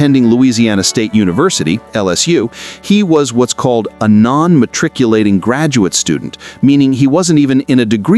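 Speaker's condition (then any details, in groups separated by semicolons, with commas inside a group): No condition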